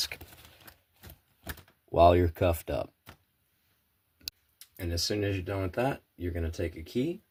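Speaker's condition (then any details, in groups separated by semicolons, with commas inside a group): No condition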